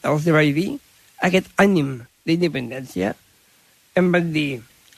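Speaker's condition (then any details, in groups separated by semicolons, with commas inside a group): Down syndrome; expresses himself in own way and own words, dislikes being corrected, very talkative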